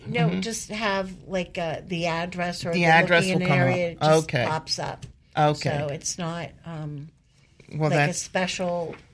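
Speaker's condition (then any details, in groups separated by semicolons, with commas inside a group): No condition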